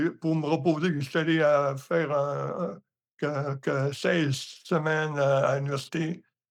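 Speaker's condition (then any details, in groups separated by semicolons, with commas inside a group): Hemiparalysis; hemiparalysis, not stroke-related; muffled speech, like hot potato in mouth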